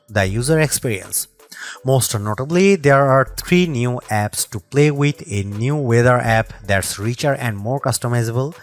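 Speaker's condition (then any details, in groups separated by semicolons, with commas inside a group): No condition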